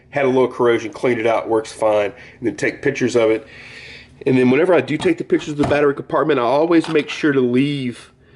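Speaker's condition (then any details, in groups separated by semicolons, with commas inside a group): No condition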